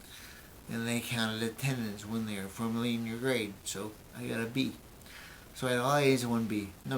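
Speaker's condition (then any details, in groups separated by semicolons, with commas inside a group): Brain injury; memory greatly affected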